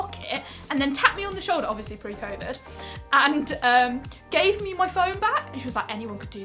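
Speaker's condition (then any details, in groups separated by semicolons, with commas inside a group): No condition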